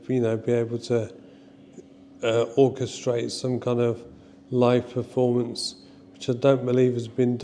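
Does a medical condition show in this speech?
Yes: motor neurone disease (ALS).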